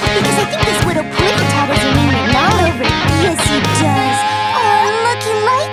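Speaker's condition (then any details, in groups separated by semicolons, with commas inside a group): No condition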